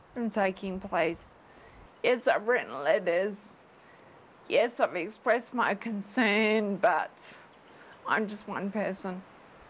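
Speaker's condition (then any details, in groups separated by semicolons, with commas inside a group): Friedreich's ataxia; expects loss of speech and self-feeding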